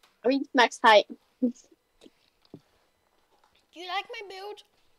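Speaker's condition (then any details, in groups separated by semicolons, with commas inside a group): No condition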